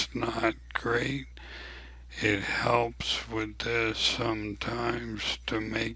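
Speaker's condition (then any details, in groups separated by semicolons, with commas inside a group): ALS; abnormally slow voice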